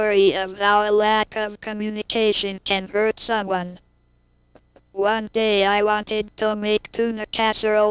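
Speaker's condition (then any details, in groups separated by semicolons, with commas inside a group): Cerebral palsy; cannot speak, communicates via word boards and facial expressions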